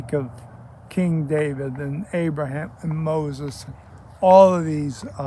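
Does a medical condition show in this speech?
Yes: ALS.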